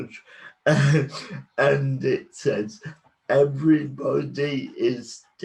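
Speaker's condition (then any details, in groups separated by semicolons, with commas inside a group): Cerebral palsy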